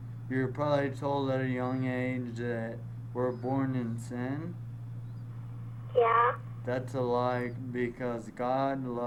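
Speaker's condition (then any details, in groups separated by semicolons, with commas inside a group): Traumatic brain injury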